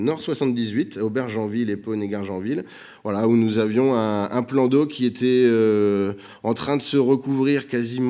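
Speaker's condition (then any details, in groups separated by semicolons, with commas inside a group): No condition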